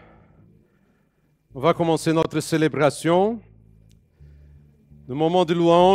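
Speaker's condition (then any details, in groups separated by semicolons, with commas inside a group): No condition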